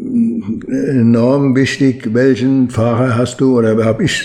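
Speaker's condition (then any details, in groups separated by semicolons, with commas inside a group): Parkinson's disease; limits daily routine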